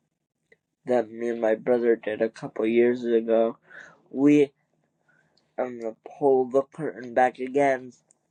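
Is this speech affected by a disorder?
Yes: cerebral palsy; wheelchair user.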